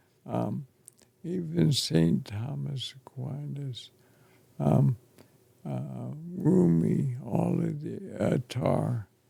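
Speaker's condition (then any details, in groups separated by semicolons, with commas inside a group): ALS; affects chest and throat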